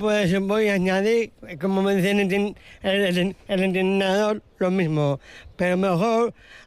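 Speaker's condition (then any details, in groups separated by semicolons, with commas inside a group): Down syndrome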